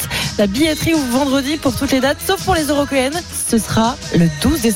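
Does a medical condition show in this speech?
No.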